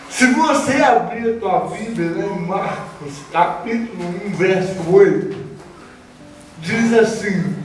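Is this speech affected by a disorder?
Yes: cerebral palsy; no speech as child.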